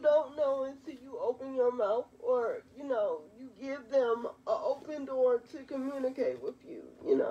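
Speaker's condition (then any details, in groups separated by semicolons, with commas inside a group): Quadriplegic cerebral palsy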